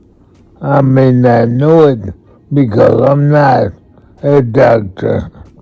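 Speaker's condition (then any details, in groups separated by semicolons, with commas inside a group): Multiple sclerosis; affects left side and voice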